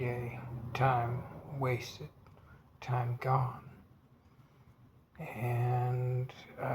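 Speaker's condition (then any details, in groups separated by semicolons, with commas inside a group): Multiple sclerosis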